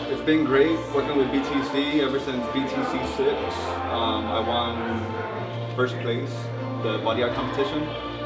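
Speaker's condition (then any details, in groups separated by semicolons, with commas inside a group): No condition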